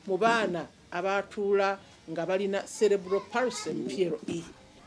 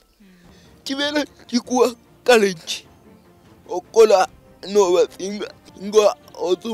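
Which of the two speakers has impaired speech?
The second: cerebral palsy.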